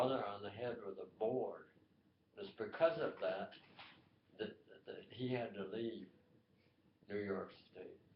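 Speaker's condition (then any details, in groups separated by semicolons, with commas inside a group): Tongue cancer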